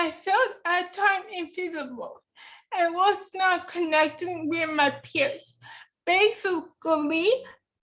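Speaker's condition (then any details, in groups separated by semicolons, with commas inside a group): Cerebral palsy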